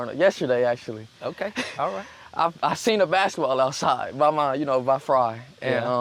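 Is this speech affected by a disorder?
No.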